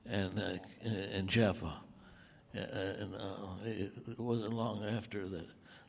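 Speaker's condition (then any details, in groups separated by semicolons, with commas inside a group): Parkinson's; over 14 years since onset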